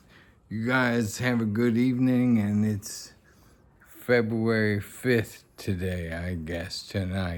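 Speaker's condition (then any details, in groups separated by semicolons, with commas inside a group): ALS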